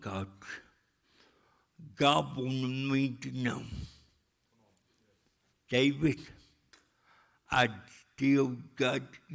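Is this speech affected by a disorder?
Yes: cerebral palsy; speech still affected.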